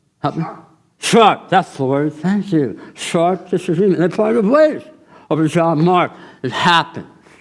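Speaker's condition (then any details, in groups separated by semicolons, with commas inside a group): Tongue cancer surgery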